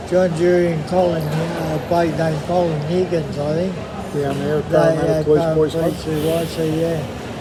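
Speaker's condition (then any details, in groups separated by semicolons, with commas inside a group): MND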